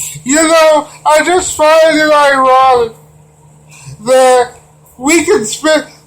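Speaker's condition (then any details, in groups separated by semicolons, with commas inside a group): Cerebral palsy; wheelchair user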